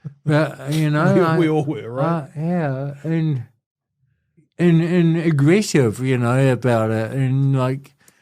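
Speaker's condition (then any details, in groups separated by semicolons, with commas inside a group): Cerebral palsy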